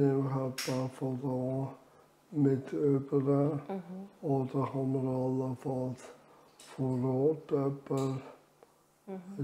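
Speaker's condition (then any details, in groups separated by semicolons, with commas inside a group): Amyotrophic lateral sclerosis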